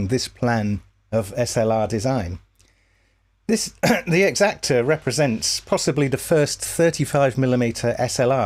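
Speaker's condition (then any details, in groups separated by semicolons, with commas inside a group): No condition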